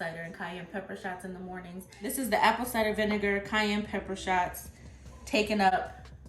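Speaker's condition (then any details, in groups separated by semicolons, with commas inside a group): No condition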